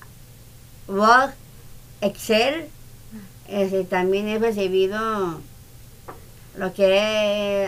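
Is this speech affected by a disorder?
Yes: Down syndrome.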